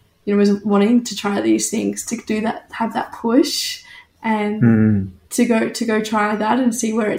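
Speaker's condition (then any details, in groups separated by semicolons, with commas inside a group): No condition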